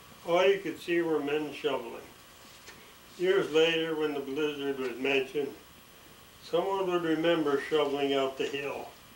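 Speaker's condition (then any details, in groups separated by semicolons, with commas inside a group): ALS; expects swallowing and breathing trouble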